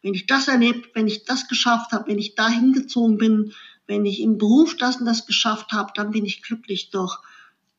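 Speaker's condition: Cleft lip and palate; congenital cleft lip

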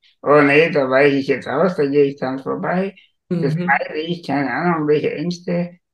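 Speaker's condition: Spinal muscular atrophy; severe restrictions, electric wheelchair

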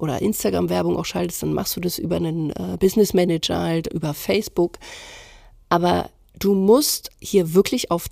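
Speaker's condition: No condition

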